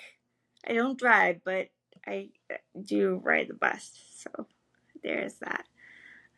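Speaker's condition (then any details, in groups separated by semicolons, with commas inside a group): Cerebral palsy, spastic; able to speak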